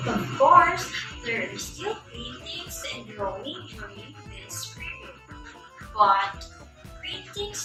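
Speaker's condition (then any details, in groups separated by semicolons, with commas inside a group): No condition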